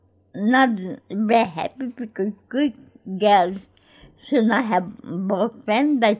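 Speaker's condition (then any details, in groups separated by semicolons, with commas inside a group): Cerebral palsy; began talking after attending Gruella school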